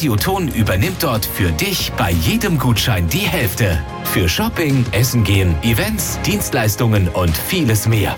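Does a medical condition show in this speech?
No.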